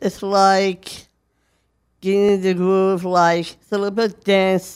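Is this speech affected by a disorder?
Yes: Down syndrome; age 40.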